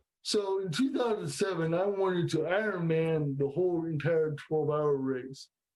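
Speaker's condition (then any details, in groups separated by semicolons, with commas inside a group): Cerebral palsy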